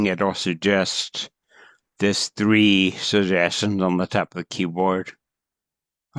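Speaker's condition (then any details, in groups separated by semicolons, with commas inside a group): Cerebral palsy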